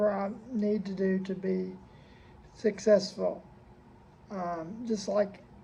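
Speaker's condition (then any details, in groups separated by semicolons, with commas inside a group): Cerebral palsy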